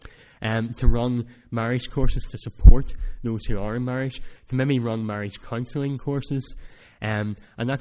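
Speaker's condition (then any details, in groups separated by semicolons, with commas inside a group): Cleft palate; speech not that clear at times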